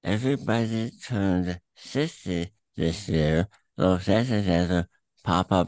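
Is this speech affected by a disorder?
Yes: throat cancer; stage 4, terminal, tumor through tongue attached to epiglottis, inoperable, Emory Proton Center therapy not working.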